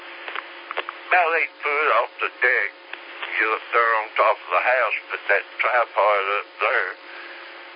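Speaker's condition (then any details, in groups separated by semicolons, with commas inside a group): Slurred speech; stroke 3 years ago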